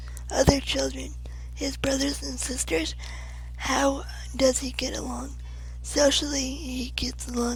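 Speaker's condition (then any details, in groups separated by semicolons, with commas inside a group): Cerebral palsy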